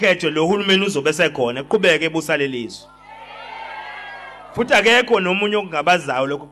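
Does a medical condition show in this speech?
No.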